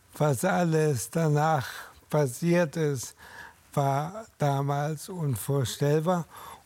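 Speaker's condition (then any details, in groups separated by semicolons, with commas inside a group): ALS; diagnosed at 47 after two months, first suspected carpal tunnel, disc or stroke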